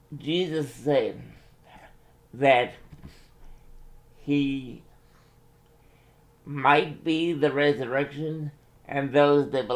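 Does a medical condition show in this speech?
Yes: cerebral palsy.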